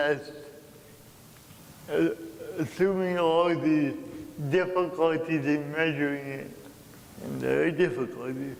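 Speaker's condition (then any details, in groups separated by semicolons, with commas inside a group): Cerebral palsy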